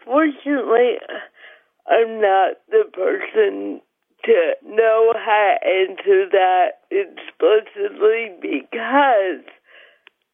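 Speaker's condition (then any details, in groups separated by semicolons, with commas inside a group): Cerebral palsy; mild; joins by phone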